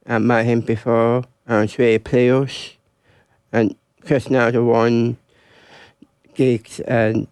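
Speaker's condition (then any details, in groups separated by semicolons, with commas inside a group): Down syndrome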